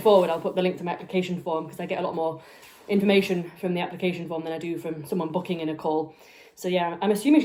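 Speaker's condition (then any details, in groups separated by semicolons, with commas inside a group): No condition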